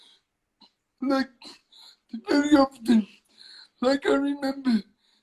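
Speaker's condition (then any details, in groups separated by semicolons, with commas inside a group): Cerebral palsy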